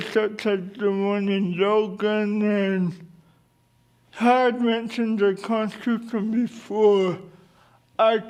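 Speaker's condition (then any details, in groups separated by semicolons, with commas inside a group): Cerebral palsy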